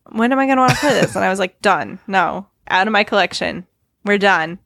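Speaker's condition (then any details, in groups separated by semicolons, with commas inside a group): No condition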